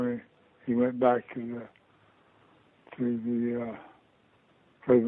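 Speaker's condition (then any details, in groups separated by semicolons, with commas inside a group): Parkinson's disease; diagnosed about two years ago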